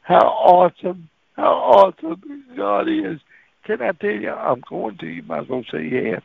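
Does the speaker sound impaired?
Yes: cerebral palsy; cerebral palsy voice.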